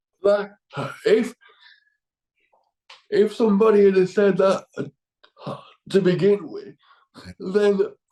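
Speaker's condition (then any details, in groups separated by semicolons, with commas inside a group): Cerebral palsy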